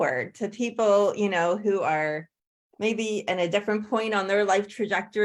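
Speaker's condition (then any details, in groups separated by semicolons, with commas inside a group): No condition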